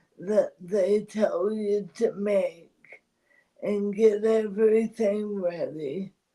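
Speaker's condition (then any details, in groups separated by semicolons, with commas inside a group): ALS; two neck discs replaced; diagnosed 9 years ago, onset 13 years, very slow progression; voice strains with talking, needs voice rest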